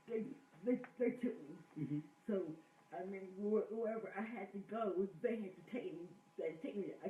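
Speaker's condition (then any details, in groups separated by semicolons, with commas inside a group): Cerebral palsy; diagnosed at 14 months, now 65; speech impediment sometimes noticeable, improved with speech therapy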